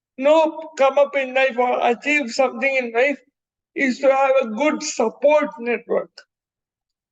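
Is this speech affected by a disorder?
Yes: cerebral palsy.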